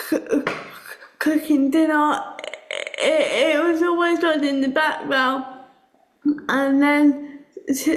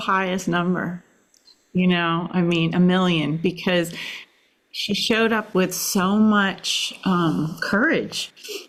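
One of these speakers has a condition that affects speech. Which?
The first: cerebral palsy; speech impediment.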